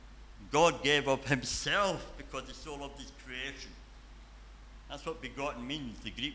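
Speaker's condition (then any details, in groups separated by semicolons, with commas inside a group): Cleft palate and cleft lip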